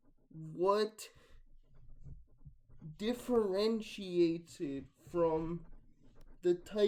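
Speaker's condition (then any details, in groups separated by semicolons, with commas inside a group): Cerebral palsy, mixed, mild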